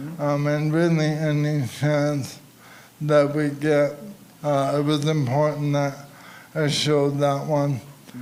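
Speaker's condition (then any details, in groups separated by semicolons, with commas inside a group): ALS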